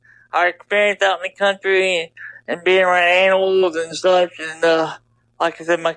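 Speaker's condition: Double hemiplegia cerebral palsy

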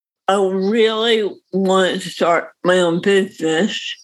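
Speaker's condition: Cerebral palsy; visible cerebral palsy

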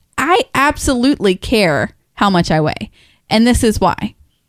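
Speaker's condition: No condition

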